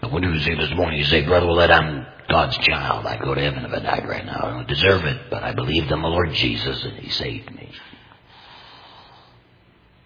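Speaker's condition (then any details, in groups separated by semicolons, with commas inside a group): Total laryngectomy; voice prosthesis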